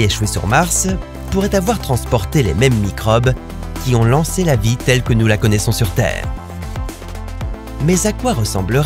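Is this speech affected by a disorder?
No.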